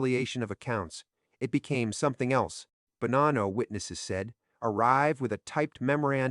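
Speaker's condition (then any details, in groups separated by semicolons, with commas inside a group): No condition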